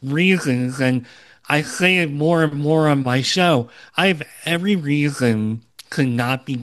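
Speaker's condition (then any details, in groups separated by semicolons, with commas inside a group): Cleft lip and palate, Opitz G/BBB syndrome; improved with podcast practice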